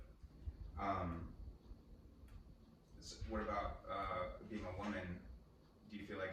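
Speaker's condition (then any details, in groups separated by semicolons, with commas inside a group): No condition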